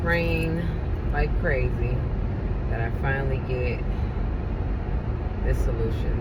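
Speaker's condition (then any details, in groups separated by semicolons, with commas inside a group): No condition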